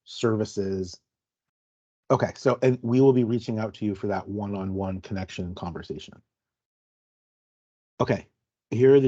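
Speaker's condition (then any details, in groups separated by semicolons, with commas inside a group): No condition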